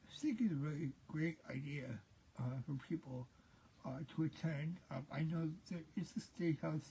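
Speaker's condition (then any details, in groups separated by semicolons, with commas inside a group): Cerebral palsy; present since birth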